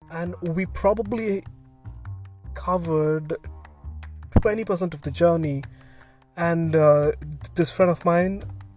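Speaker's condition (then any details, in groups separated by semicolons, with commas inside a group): Stammering; self-identified stammerer; prolonged sounds, blocks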